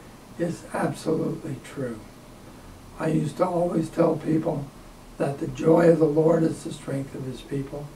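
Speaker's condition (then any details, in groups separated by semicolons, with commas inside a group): ALS; diagnosed about six years ago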